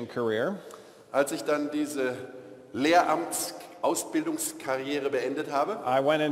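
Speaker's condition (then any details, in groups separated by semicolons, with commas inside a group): No condition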